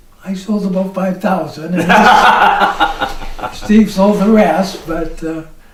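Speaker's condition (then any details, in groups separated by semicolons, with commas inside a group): ALS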